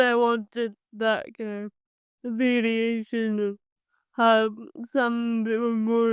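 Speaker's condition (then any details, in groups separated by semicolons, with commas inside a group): Cerebral palsy; from birth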